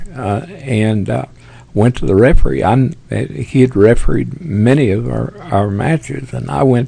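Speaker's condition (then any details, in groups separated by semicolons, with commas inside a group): Parkinson's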